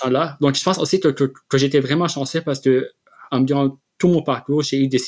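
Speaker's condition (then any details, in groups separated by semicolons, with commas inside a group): Stuttering; speech therapy in Quebec for 5 to 7 months; blocks, repetitions, stutters more when stressed or anxious, blocks on Zoom, barely able to answer; repeated sounds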